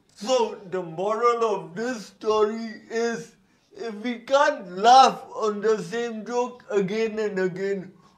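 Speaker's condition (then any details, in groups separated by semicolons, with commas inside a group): Cerebral palsy; present from birth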